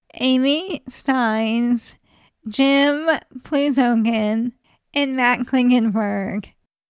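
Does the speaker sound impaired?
Yes: ALS; ALS diagnosed at age 37, terminal, no cure; described as dying from ALS.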